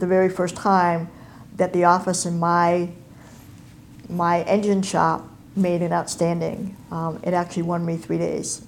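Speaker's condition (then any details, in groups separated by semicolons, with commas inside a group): Cleft palate and cleft lip; congenital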